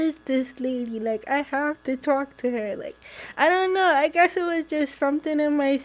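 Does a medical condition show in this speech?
Yes: cerebral palsy.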